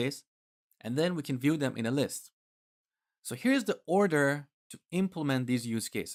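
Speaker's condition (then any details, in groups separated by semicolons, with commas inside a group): No condition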